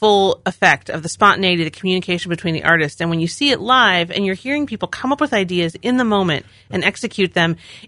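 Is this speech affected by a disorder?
No.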